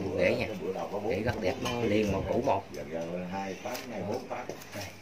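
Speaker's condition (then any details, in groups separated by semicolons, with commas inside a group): No condition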